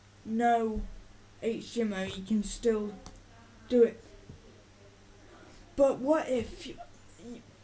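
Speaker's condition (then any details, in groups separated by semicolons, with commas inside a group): Cerebral palsy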